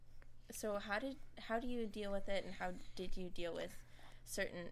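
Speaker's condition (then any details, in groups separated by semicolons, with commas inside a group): No condition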